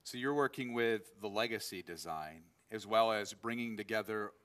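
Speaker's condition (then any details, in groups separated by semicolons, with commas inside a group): No condition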